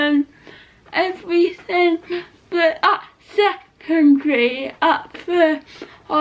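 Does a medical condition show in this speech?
Yes: cerebral palsy; not quadriplegic.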